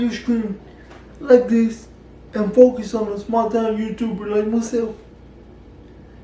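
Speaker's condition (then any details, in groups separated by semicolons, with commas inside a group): Cerebral palsy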